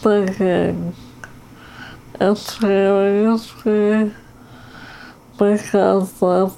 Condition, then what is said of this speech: ALS (motor neuron disease). I can't quite get my sentences out quickly enough, but I can still speak.